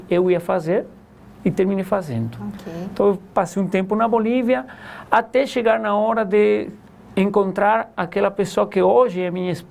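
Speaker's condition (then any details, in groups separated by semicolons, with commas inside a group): No condition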